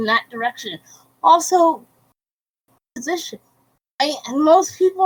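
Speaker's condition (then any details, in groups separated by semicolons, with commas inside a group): Cerebral palsy; quadriplegic, birth oxygen deprivation, wheelchair user; diagnosed around age one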